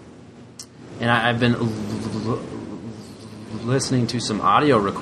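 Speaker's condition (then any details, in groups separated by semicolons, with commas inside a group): Stuttering; much struggle at certain times, still hard talking with boss sometimes; described as calm way to stutter; stutters openly, stronger than usual lately, exhausting; repeated words, blocks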